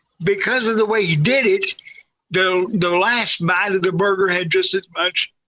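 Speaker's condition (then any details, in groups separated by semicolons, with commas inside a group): Cerebral palsy, severe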